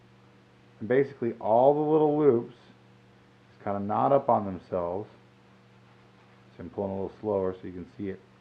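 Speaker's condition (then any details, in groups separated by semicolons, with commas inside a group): No condition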